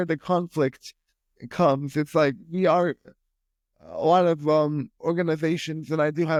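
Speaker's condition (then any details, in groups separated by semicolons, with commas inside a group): Spastic quadriplegic cerebral palsy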